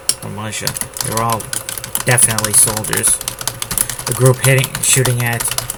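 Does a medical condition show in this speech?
No.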